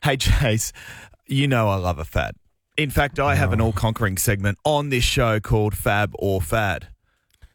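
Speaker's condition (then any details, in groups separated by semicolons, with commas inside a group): No condition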